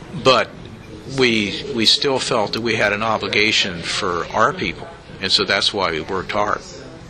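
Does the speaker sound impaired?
No.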